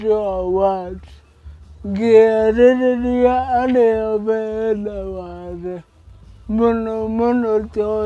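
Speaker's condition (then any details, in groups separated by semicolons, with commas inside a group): Cerebral palsy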